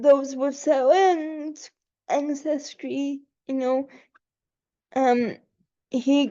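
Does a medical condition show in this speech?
Yes: cerebral palsy; able to articulate and speak.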